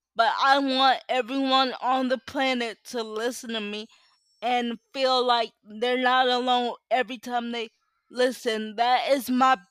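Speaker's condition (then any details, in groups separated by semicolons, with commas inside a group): Cerebral palsy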